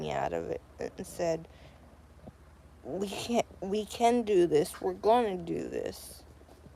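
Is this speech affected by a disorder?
Yes: cerebral palsy.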